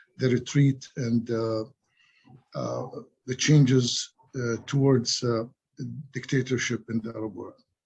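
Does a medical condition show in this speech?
No.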